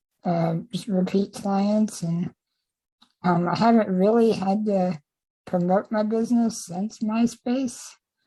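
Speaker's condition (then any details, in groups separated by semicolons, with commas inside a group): Spinal muscular atrophy type 2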